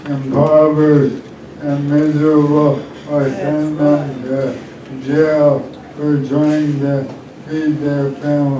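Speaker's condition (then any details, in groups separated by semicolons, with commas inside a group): ALS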